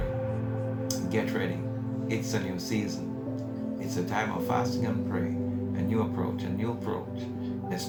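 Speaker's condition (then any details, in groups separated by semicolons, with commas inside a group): No condition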